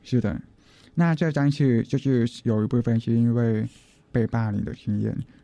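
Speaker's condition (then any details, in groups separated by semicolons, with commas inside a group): Hearing impairment; uses hearing aids; wears hearing aids; host hints hearing loss may be audible to listeners, says can speak well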